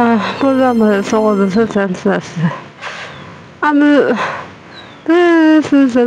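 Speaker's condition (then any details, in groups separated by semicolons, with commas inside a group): Tongue cancer; two years since onset, operation being considered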